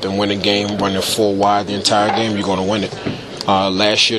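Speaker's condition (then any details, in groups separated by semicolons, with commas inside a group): No condition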